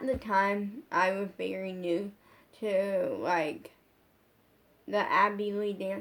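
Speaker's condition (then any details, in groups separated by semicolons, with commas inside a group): Brain injury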